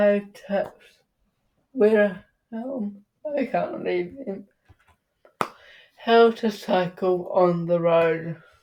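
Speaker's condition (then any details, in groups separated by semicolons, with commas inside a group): Cerebral palsy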